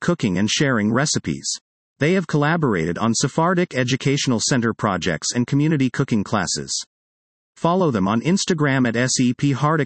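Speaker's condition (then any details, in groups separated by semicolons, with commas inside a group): No condition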